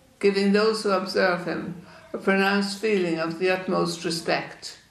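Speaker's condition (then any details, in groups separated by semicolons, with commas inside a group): Parkinson's disease; progressive neurodegenerative, reduced dopamine, began with right hand tremor during thyroid treatment, illegible handwriting, slowed walking; shorter voice and breath, exaggerates voice to be understood, runs out of puff, listeners asked pardon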